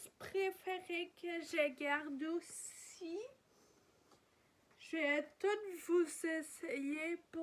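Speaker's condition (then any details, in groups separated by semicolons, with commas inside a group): Ataxia; degenerative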